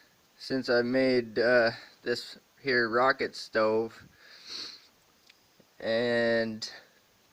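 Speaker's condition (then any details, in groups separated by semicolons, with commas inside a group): No condition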